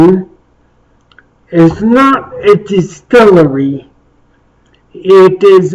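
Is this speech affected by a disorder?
Yes: traumatic brain injury.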